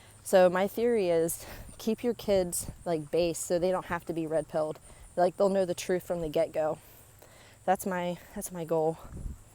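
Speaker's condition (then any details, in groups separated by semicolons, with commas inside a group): No condition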